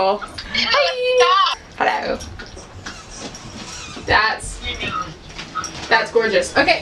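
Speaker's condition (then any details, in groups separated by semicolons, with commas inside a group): No condition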